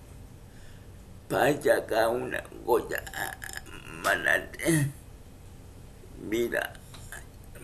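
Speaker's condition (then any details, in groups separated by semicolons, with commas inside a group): Cerebral palsy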